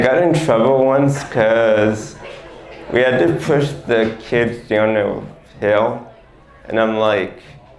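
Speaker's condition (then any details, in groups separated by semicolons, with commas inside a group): Mild ataxic cerebral palsy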